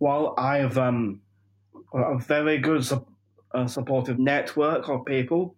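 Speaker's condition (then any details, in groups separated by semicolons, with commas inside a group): Down syndrome; 45 years old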